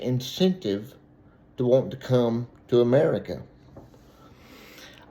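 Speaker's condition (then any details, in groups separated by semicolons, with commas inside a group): Cerebral palsy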